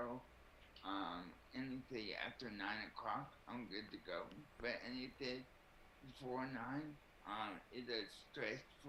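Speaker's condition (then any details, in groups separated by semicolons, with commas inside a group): Cerebral palsy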